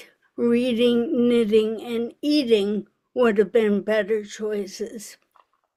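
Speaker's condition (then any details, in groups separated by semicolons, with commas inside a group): ALS; speech audibly affected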